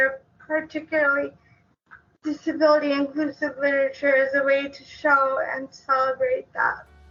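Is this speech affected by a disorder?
Yes: cerebral palsy.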